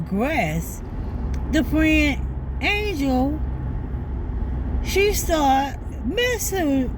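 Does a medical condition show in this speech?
Yes: ALS.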